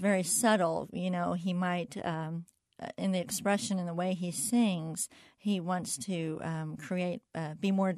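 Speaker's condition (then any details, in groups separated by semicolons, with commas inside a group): Cleft palate; congenital cleft palate, much speech therapy; communication disorder, helped by speaking with intent and more effort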